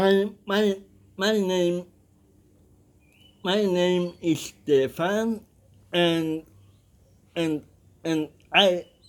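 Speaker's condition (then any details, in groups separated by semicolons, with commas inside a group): Cerebral palsy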